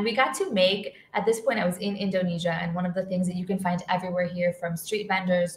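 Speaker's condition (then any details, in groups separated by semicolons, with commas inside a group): No condition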